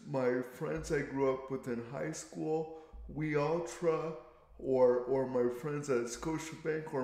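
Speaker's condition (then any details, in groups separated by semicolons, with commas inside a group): Cerebral palsy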